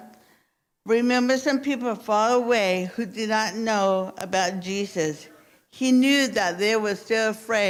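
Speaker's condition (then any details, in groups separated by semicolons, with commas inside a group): Cerebral palsy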